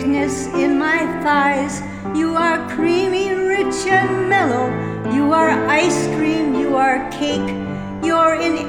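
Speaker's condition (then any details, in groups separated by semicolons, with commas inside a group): No condition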